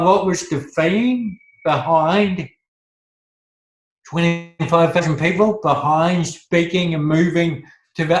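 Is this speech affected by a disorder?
Yes: cerebral palsy.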